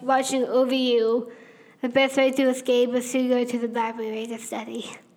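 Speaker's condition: Down syndrome; congenital

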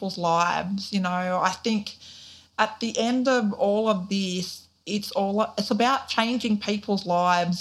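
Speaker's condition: Deafness, profound; weekly private speech therapy in childhood, speaks clearly, bilingual Auslan and spoken English

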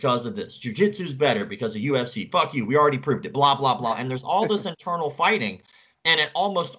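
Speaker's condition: Cleft palate; congenital cleft palate

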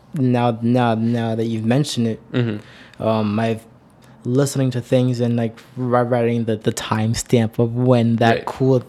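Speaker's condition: Stutter; acknowledged mid-sentence during the podcast; repeated sounds, repeated words

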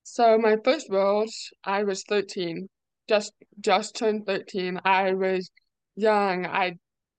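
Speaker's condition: Deafness; deaf or hard of hearing, relies on starter hand signals and strobe start lights at meets

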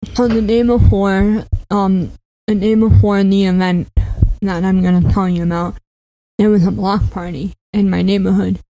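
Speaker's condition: Cleft palate; congenital, affected ears, teeth and nose, 5 or 6 ear tubes for lifelong chronic ear infections; ongoing ear trouble; predicted at birth mute or severely impeded, speech classes once or twice weekly through elementary school

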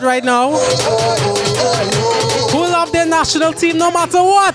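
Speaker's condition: No condition

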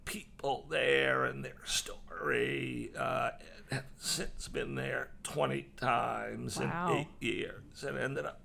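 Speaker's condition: Voice disorder; acquired voice disorder

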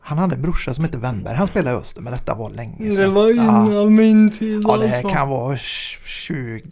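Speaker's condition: No condition

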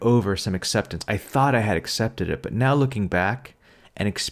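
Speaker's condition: No condition

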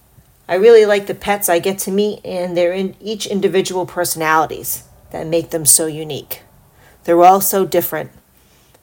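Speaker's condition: No condition

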